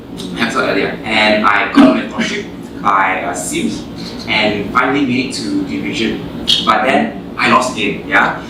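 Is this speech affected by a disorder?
No.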